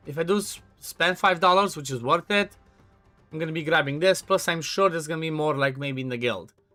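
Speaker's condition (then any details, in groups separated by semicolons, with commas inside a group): No condition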